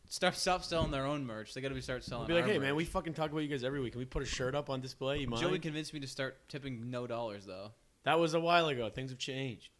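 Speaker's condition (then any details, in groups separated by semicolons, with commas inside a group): No condition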